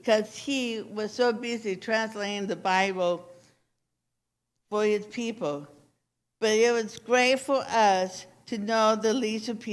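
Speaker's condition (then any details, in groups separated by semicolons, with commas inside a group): Cerebral palsy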